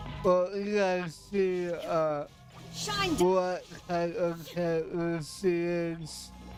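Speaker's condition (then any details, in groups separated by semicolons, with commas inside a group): Cerebral palsy; affects voice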